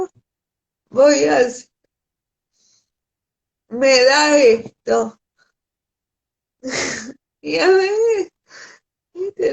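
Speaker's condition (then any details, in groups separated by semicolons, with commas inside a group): Cerebral palsy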